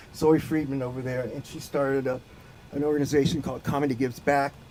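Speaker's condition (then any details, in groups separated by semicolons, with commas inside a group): No condition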